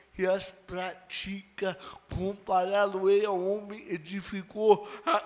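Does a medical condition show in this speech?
Yes: cerebral palsy; no speech as child.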